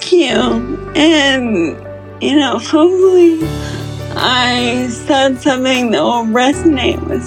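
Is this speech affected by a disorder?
Yes: Friedreich's ataxia; rare debilitating neuromuscular disorder, signs from about age 12 with scoliosis, genetically confirmed at 22; progressive, degenerative, moved from walking to walker to wheelchair, uses wheelchair; communication becoming more challenging as disease progresses.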